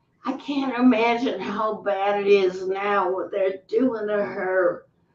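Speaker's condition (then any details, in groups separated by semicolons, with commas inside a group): Cerebral palsy; tracheotomy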